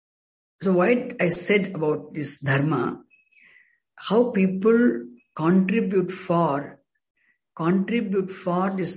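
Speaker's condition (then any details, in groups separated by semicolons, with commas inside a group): No condition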